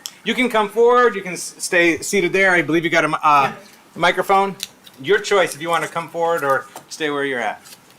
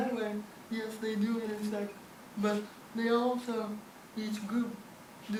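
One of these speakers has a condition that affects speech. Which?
The second: spastic cerebral palsy; spastic type, from birth, uses wheelchair, over 30 surgeries; speech sounds a little different.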